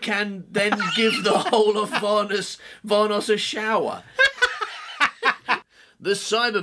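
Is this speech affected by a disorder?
No.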